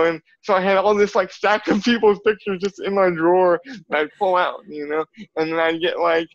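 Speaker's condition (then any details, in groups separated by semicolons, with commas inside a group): Cerebral palsy; from birth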